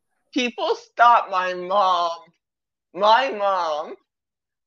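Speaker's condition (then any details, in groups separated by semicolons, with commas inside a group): Cerebral palsy; present from birth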